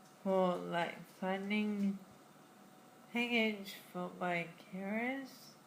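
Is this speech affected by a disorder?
Yes: Friedreich's ataxia; diagnosed in childhood.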